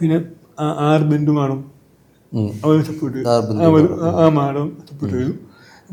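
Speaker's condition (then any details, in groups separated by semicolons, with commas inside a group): Cerebral palsy; from birth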